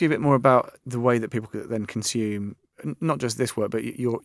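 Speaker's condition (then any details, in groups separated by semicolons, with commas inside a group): No condition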